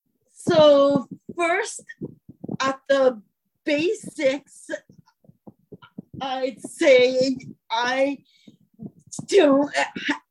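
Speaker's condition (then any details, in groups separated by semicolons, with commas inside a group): Stuttering; attended a speech course; prolonged sounds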